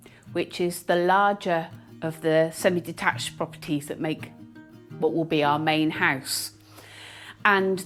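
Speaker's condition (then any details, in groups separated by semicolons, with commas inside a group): No condition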